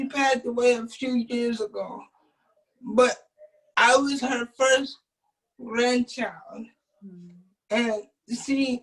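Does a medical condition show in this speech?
Yes: cerebral palsy.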